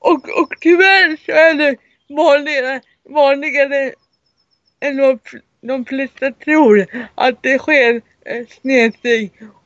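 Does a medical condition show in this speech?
Yes: cerebral palsy; severe, wheelchair user.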